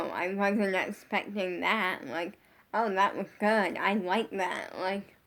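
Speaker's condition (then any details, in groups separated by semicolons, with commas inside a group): Brain injury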